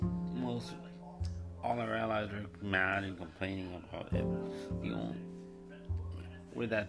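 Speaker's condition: Cerebral palsy; pre-op sedatives

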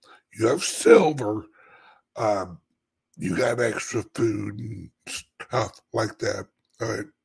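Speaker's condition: Chronic voice problem; stiff voice box

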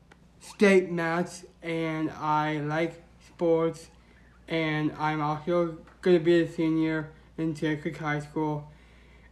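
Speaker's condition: Down syndrome; 17-year-old

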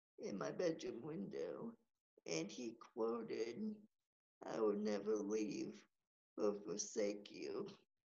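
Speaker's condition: Cerebral palsy; age 32, wheelchair user

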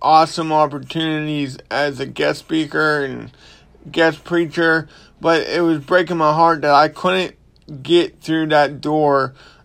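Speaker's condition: Cerebral palsy; ongoing, not healed

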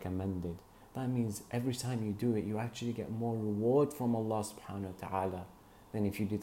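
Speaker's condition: No condition

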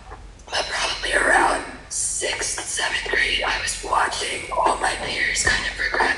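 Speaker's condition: Laryngeal papillomatosis; congenital, papillomas growing in airway, periodic laser removal, many laser surgeries, vocal cord scar tissue; laser surgery to remove papillomas about a week ago; scarred vocal cords cannot vibrate, altered voice, breathless on exertion as airway gradually blocks

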